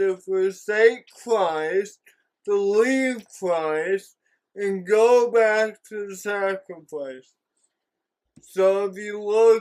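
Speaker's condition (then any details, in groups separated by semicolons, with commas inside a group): Cerebral palsy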